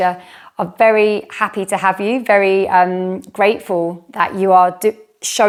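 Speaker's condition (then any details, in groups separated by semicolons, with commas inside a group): No condition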